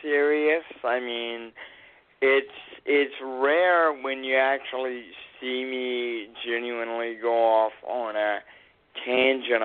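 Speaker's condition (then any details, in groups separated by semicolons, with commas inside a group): Cerebral palsy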